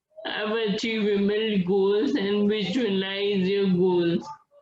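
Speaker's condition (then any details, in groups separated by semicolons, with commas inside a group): Friedreich's ataxia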